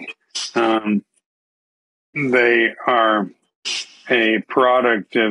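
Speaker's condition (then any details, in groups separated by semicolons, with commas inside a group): ALS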